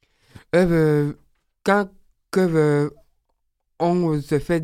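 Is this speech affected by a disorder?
Yes: Down syndrome; age 30; described as very talkative, at ease and eager to speak.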